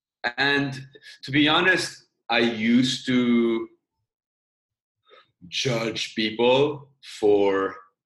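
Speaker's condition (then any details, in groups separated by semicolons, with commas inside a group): Stutter; stutter from young age, intensified in teenage years; uses breathing technique learned on speech course in UK; audible stutter now, unusual sound, listeners react with surprise, confusion or discomfort; blocks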